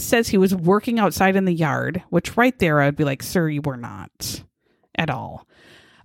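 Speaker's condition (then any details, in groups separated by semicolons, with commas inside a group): No condition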